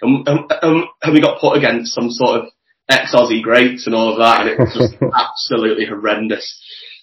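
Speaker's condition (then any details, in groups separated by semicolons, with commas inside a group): Stutter; lifelong stutter since young age, much worse in childhood and at 17, much improved since; stutter more or less squared away, talks freely and at length, may still sound like glitching; possible glitch-like disfluencies, once unable to get words out or say own name, feared phone calls; repeated sounds, prolonged sounds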